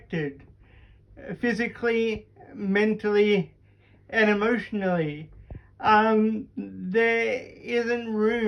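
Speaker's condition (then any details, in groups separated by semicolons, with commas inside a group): Cerebral palsy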